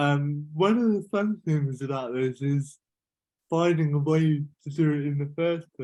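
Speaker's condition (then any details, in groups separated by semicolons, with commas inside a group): Cerebral palsy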